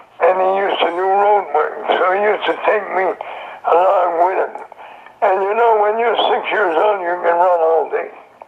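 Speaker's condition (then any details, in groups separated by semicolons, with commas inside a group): Throat cancer; survivor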